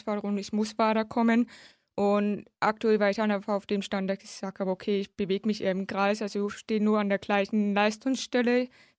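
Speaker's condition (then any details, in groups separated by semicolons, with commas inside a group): Hard of hearing since birth, congenital, cochlear implant; congenital severe hearing loss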